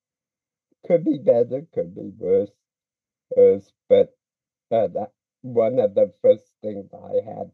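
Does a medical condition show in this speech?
Yes: speech impediment; pretty good speaker when comfortable, drama club and debate team experience.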